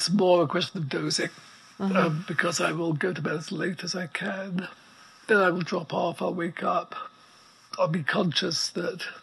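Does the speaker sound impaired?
Yes: ALS; progressive neuromuscular illness, effectively quadriplegic, wheelchair within 6 months of diagnosis, writes by dictation; immobile, needs breathing apparatus, plastic pump behind neck into nose controlling breath rate; voice very weak, needs amplifier, breathing apparatus audible in background.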